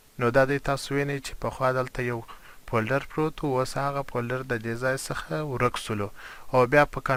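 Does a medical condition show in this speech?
No.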